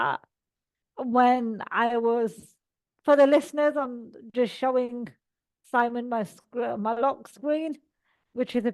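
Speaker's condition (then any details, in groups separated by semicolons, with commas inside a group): Cerebral palsy; all four limbs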